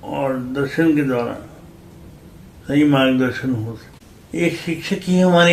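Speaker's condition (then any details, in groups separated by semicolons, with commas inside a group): Cerebral palsy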